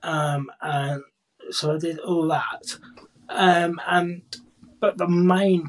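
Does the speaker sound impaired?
Yes: cerebral palsy, profound hearing loss; born three months premature, boccia class BC5 formerly BC2; speaks clearly and well, no longer signs, most BSL forgotten; speaks clearly despite deafness, BSL first language, primary school speech and language therapy.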